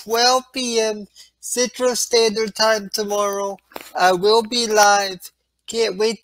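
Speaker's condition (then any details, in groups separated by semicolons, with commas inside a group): Spastic cerebral palsy; spastic quadriplegic, affects hands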